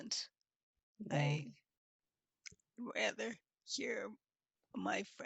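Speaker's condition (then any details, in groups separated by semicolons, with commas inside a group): Multiple sclerosis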